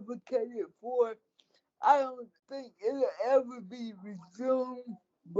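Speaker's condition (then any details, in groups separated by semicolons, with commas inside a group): Cerebral palsy; speech affected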